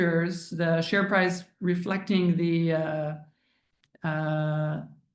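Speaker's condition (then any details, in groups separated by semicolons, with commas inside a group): No condition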